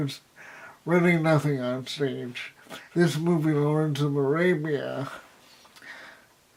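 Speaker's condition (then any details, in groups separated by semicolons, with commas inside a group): Cerebral palsy, severe; spastic type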